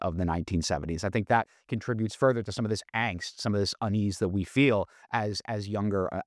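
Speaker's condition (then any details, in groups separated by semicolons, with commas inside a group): No condition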